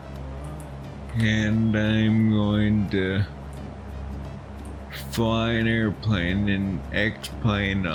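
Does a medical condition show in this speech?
Yes: Friedreich's ataxia.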